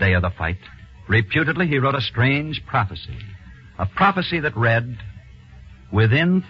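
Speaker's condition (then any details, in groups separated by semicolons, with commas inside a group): No condition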